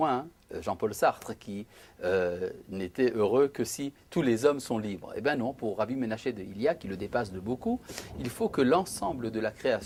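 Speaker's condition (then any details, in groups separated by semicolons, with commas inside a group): No condition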